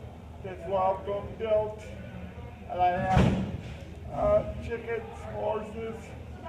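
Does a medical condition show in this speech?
Yes: cerebral palsy; uses a lift for transfers.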